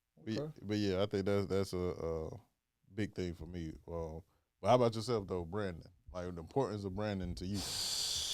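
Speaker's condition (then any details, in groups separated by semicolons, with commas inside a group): No condition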